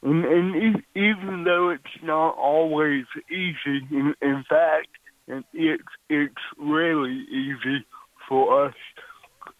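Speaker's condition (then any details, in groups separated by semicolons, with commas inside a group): Cerebral palsy; 32 years since onset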